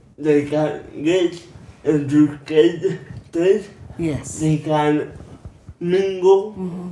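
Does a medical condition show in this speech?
Yes: cerebral palsy; mild, diagnosed in infancy, weak neck, C-curved spine; noisy throat breathing as infant, needed speech learning.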